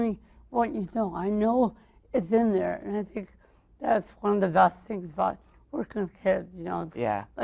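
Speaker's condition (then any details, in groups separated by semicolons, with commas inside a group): Cerebral palsy, mild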